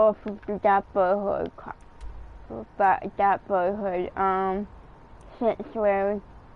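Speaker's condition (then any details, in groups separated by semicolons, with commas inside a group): Cerebral palsy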